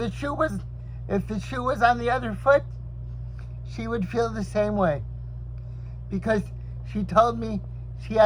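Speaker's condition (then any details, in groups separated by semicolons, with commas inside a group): Cerebral palsy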